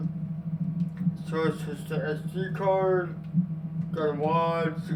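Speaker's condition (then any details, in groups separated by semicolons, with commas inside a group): Cerebral palsy; affects legs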